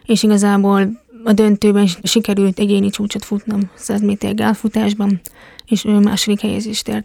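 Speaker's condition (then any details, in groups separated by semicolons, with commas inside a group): Hearing impairment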